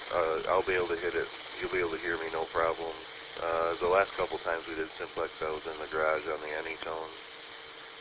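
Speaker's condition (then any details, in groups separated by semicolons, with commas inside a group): No condition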